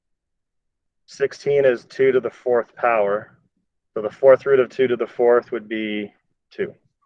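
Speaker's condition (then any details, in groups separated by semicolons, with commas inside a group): No condition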